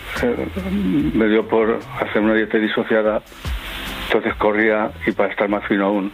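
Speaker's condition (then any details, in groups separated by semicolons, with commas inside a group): Parkinson's disease; taking Parkinson's medication, medication possibly contributing to weight gain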